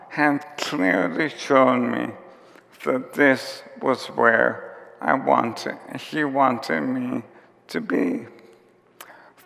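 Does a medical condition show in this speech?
Yes: ALS; onset with tiredness and clumsiness.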